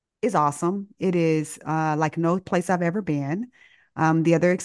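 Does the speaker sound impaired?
No.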